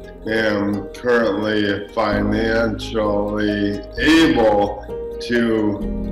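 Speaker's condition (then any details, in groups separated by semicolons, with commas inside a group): ALS; recently diagnosed, changing; clear before diagnosis, speech since changed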